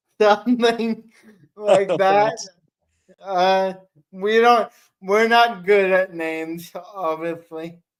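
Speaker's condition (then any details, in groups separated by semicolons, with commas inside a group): Cerebral palsy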